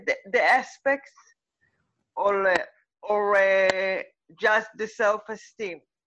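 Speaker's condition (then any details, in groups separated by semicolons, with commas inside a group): Cerebral palsy; uses a wheelchair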